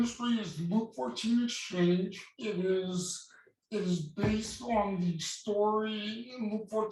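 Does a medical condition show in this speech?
Yes: cerebral palsy; voice slightly affected.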